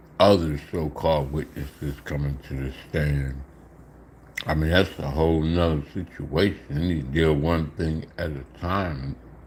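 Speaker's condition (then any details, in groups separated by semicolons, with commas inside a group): Slurred speech; still slurs words occasionally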